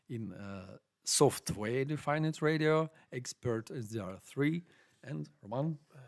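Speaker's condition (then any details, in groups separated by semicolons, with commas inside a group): No condition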